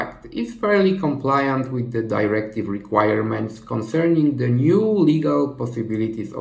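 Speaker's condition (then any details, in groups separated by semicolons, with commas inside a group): No condition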